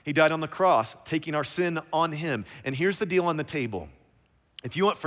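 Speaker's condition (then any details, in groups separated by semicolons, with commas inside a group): No condition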